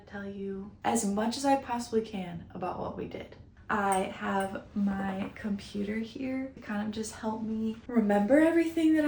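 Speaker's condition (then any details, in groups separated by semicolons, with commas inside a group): No condition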